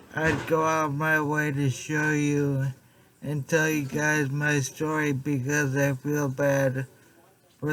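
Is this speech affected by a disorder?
Yes: traumatic brain injury; car accident; was in coma.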